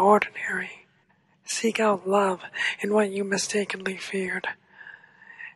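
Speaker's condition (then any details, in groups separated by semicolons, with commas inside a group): ALS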